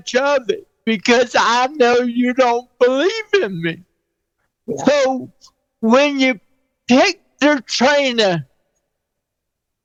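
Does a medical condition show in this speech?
Yes: cerebral palsy; 49 years with condition.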